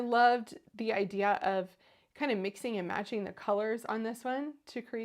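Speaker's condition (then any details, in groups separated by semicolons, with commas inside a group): No condition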